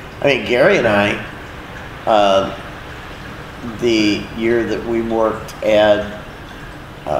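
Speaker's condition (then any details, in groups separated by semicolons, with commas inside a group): No condition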